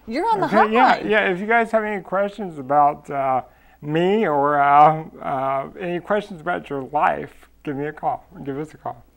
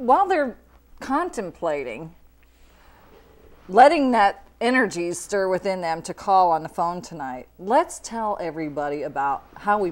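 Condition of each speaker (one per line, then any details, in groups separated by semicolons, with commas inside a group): Cerebral palsy; from birth, maternal hemorrhage before delivery, non-progressive
No condition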